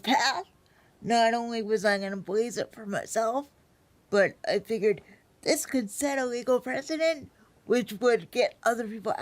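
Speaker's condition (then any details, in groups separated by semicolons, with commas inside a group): Spastic quadriplegic cerebral palsy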